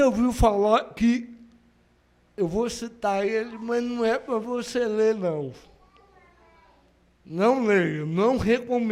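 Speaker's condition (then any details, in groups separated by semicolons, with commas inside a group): Cerebral palsy; no speech as child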